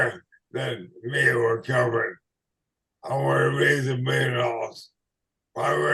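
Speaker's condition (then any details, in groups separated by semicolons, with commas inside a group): ALS/MND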